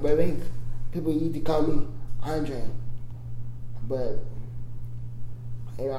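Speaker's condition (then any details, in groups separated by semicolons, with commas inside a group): Cerebral palsy; prevents flowing speech, says a few words then staggers, teacher Duke sings main rap vocals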